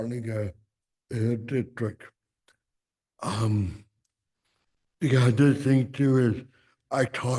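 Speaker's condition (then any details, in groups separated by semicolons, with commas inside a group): Cerebral palsy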